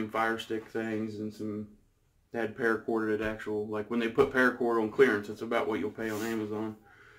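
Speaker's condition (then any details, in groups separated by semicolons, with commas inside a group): No condition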